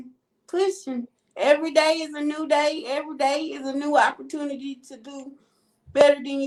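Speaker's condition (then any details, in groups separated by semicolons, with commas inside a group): Cerebral palsy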